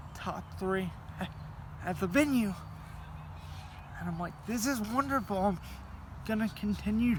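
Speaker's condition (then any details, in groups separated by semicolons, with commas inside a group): Cerebral palsy; heavily altered breathing patterns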